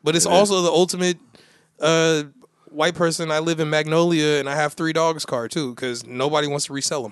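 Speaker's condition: No condition

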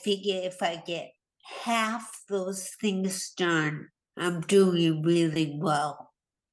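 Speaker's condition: Hemorrhagic stroke; trouble putting thoughts into language, brain works faster than tongue, hard getting words out quickly

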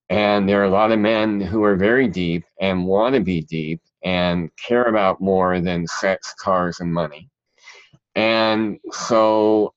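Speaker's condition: Cleft palate; present since childhood

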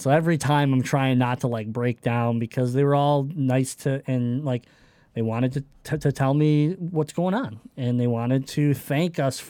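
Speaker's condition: Cleft palate; congenital cleft palate

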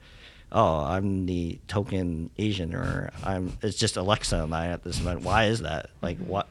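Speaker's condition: Cleft lip and palate; congenital

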